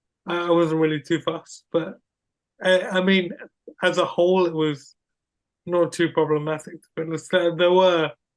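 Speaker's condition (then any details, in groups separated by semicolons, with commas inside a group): Cerebral palsy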